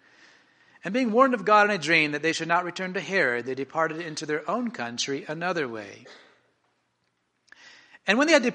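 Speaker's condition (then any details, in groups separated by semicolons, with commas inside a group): No condition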